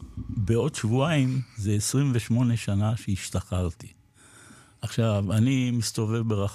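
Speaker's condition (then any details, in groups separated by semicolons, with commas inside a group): Parkinson's disease; had to sell motorcycle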